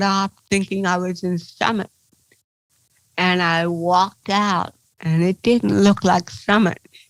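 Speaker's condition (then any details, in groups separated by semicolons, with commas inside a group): Cerebral palsy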